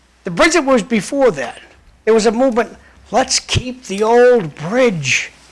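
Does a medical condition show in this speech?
No.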